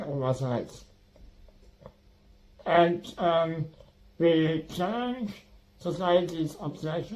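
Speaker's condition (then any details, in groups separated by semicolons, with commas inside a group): Spinal muscular atrophy; spinal muscular atrophy, quadriplegia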